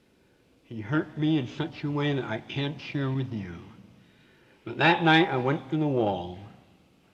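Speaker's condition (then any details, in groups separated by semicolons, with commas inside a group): Severe cleft palate with lisp; congenital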